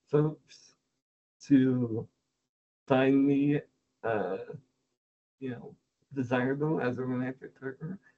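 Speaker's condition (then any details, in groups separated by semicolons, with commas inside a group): Spinal muscular atrophy, type 2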